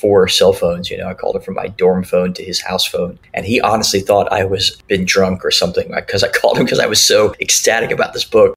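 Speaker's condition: Cleft lip and palate; speech classes in childhood

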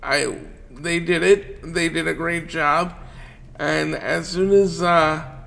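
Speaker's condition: Cerebral palsy; wheelchair user

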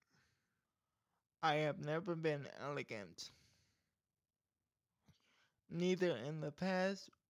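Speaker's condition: Cerebral palsy

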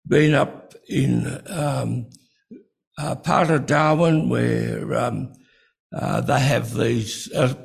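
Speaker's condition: Breathing-related speech difficulty

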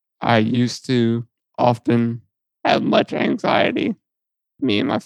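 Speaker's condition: Muscular dystrophy; lifelong

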